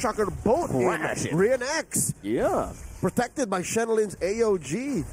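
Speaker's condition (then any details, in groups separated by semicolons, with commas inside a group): No condition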